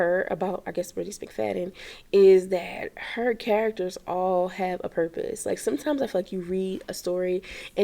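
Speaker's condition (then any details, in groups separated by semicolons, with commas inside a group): No condition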